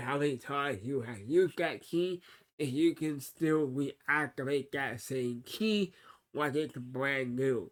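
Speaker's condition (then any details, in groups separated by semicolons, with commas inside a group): Cerebral palsy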